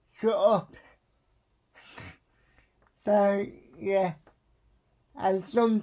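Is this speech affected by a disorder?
Yes: spastic quadriplegic cerebral palsy, severe; able to communicate, stutters a lot, worse when distracted by several things.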